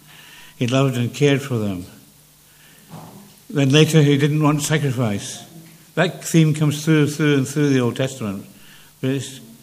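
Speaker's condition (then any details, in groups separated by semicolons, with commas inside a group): Parkinson's; has learned to manage speech more carefully, invites listeners to flag anything unclear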